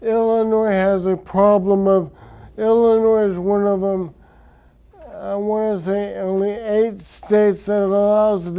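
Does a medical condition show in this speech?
Yes: traumatic brain injury; speech affected.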